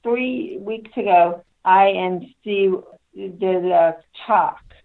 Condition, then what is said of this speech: Aphasia. She still lives with physical limitations and some speech challenges